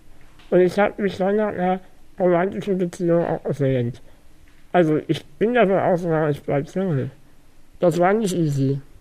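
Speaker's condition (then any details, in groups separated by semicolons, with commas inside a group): Spinal muscular atrophy; neuromuscular disease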